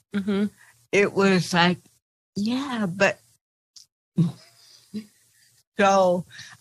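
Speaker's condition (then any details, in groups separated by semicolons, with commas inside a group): Cerebral palsy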